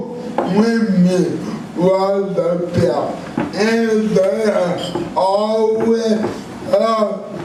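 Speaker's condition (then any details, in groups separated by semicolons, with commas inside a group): Cerebral palsy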